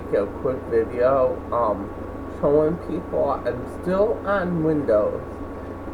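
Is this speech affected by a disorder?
Yes: cerebral palsy.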